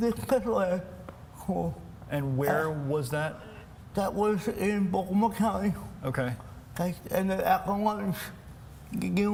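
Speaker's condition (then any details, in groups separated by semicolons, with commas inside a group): Cerebral palsy; from birth; speech impairment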